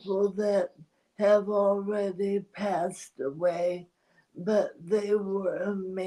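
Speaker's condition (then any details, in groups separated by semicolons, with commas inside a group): ALS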